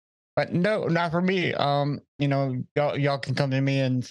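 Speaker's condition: Cerebral palsy, mild

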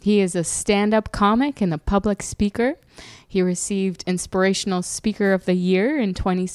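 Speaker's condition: No condition

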